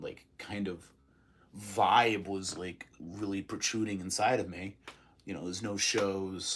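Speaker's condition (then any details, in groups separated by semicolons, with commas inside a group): No condition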